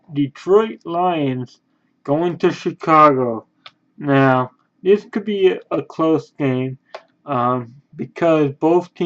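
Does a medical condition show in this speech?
Yes: cerebral palsy.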